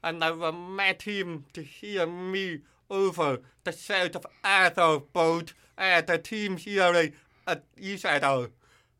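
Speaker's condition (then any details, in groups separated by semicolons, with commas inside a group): Deafness; needs others' feedback on loudness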